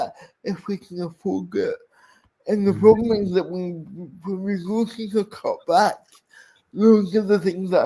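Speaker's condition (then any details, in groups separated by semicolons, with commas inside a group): Cerebral palsy; speech, wheelchair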